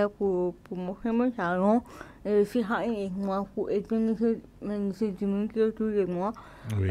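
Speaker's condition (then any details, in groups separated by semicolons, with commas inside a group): Cerebral palsy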